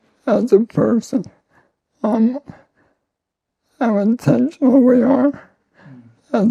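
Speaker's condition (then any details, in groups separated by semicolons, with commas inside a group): ALS; voice and lungs affected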